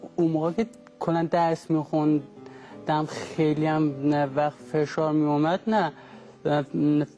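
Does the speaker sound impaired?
Yes: stuttering; stuttering probably since first learning to talk; not stressed during recording; less stuttering in relaxed atmosphere and lower stress, speaking well here per host; here prolonged sounds.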